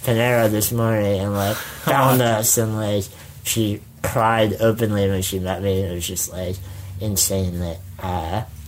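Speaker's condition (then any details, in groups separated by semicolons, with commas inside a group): Spinal muscular atrophy; muscles waste away with age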